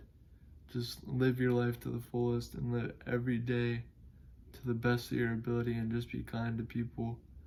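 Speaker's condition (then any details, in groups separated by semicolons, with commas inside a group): Cerebral palsy; able to speak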